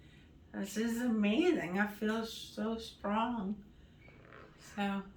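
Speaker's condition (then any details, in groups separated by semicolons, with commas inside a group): ALS; was breathless and quiet when talking, now louder, breathing easier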